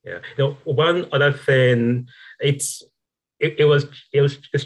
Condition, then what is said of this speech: Stuttering. So I was stuttering, but when I block and it gets bad, it's because of what's inside me, the whole fear, shame that